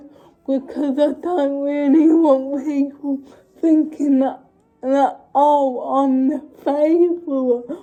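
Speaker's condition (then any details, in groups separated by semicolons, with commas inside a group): Cerebral palsy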